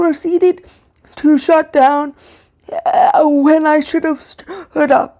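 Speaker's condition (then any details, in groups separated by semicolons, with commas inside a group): Cerebral palsy, severe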